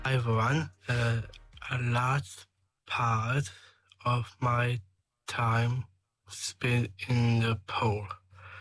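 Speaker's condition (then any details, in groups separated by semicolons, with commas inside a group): Down syndrome; 21 years old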